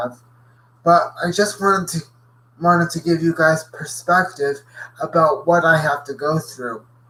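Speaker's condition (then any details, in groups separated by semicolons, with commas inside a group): Cerebral palsy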